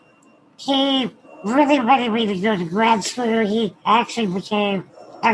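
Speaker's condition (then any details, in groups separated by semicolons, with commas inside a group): Spinal muscular atrophy; speaks with trach and ventilator, slightly clearer now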